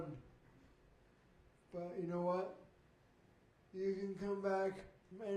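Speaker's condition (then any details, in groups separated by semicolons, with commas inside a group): Traumatic brain injury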